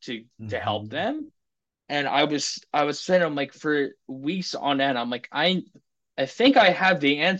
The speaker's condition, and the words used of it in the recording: Stuttering. Like, so like, because heads up, but I have a stutter, so sometimes words will take longer to come out.